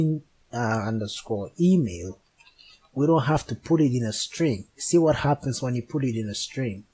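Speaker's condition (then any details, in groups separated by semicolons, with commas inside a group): No condition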